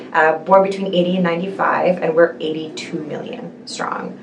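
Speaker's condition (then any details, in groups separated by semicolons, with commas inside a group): No condition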